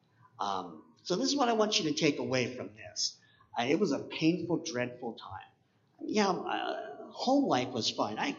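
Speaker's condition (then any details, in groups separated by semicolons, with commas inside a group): Cleft palate; congenital cleft palate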